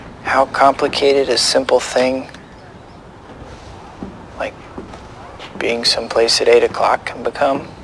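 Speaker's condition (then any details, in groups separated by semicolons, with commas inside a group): No condition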